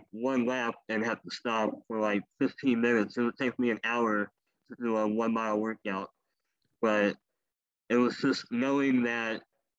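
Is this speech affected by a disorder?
Yes: cleft lip and palate; speech impediment from cleft lip and palate.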